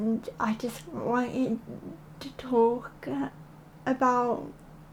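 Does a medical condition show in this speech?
Yes: cerebral palsy; present since at least primary school.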